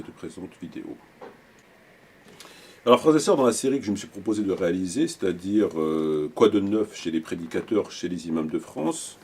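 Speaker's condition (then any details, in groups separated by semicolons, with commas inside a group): No condition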